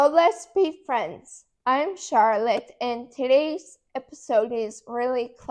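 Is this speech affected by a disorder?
Yes: cerebral palsy; affects muscles.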